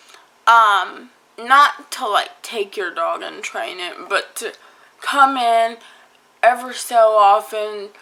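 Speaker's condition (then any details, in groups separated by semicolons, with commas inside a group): Cerebral palsy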